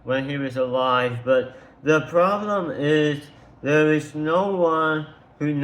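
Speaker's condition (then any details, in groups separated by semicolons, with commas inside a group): Tongue cancer surgery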